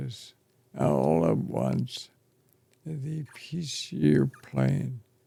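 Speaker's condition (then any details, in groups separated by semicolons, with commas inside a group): ALS; affects chest and throat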